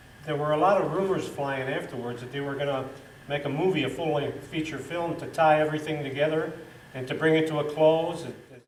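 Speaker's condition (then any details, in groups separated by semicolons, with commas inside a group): No condition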